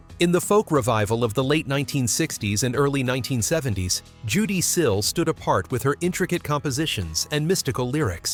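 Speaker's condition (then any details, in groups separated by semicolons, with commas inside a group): No condition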